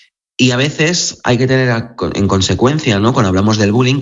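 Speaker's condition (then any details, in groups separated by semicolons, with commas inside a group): No condition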